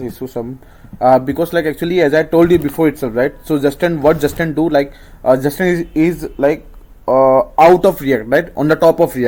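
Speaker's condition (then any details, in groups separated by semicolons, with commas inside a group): No condition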